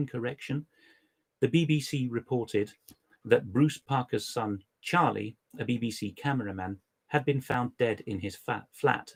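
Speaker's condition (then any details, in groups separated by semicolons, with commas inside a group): No condition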